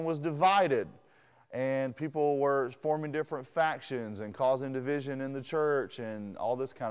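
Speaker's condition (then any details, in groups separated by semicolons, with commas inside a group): No condition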